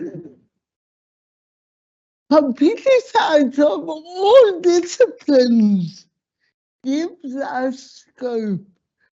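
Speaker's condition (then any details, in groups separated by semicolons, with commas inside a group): Slurred speech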